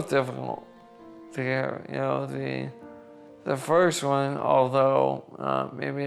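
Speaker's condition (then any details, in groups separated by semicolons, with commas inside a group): ALS; onset with upper body and upper chest spasms; 18 months from first symptom to diagnosis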